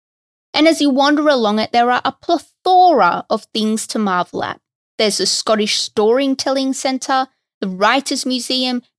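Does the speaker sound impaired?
No.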